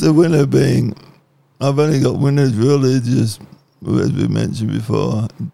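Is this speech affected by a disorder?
Yes: cerebral palsy; cerebral palsy affecting the muscles, once cold stays cold.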